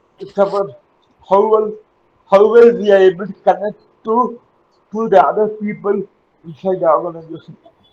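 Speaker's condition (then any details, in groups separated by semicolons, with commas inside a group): Cerebral palsy; uses wheelchair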